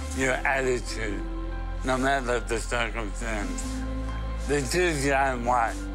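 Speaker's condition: Motor neurone disease; progressive motor neurone disease, diagnosed about 7 years ago, strong and fit at diagnosis; cannot run, play golf or tennis, drive or dress self, struggling to talk; expects disease to eventually take away belly laugh

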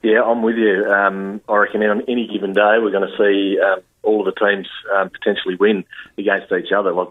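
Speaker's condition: No condition

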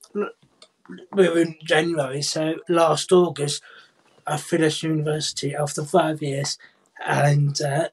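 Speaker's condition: Cerebral palsy, profound hearing loss; born three months premature

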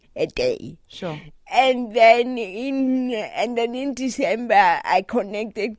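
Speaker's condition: Cerebral palsy; recently summited Kilimanjaro, trained walking 10 km daily and hiking

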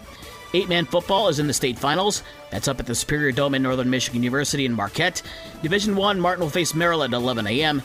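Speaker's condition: No condition

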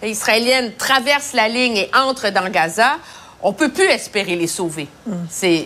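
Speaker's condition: No condition

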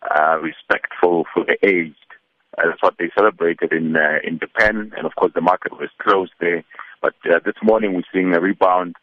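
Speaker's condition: No condition

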